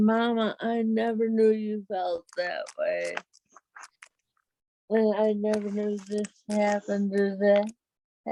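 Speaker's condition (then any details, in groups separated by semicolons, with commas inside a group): Parkinson's; voice weaker than before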